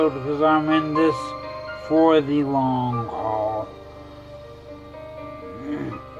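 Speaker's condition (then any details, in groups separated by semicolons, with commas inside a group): Traumatic brain injury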